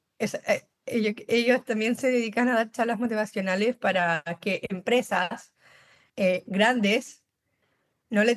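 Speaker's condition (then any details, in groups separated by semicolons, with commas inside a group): Down syndrome; congenital, since birth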